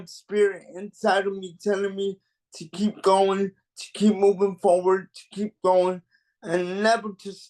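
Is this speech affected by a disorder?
Yes: cerebral palsy; mild.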